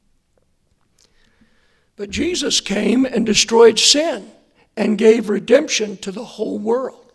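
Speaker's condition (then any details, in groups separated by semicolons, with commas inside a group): Hoarseness after vocal cord surgery; hoarse voice, hard to hear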